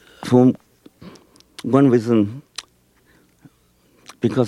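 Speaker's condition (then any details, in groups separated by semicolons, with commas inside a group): Stutter; lifelong stutter, intermittent; stutter comes and goes over the years; blocks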